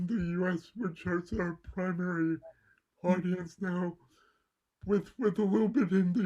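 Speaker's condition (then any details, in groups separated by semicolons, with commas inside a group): Cerebral palsy; mild left side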